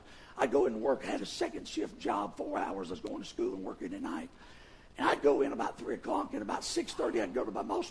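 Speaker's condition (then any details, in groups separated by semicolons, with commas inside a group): Vocal fold paralysis, bilateral; speaks with false vocal folds; voice worse than before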